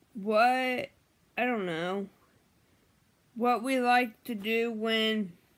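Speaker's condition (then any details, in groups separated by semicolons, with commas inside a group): Brain injury; memory problems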